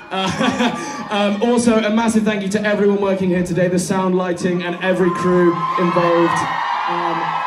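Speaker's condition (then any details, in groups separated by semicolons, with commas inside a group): No condition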